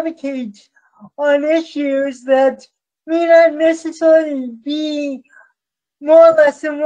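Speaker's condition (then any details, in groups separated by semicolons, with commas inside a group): Cerebral palsy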